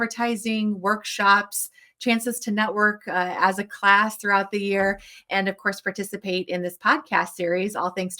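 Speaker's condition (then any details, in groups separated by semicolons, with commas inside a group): No condition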